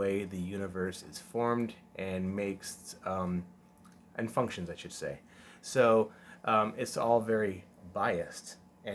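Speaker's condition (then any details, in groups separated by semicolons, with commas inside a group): No condition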